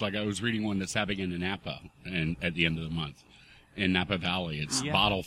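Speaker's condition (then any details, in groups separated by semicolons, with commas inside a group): No condition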